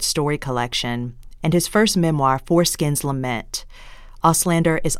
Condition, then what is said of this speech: None; typical speech.